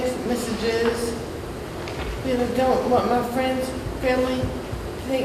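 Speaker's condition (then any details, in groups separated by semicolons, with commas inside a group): Brain injury; traumatic, car accident, unconscious; 8 years since injury, speech therapy; attends speech therapy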